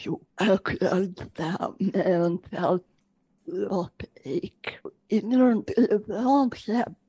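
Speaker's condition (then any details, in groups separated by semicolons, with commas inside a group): Generalized dystonia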